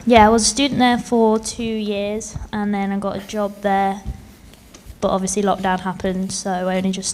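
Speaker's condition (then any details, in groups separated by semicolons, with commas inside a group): No condition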